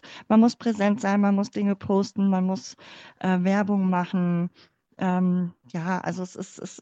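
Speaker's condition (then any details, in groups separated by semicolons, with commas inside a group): Cleft palate; mother's fingers closed palate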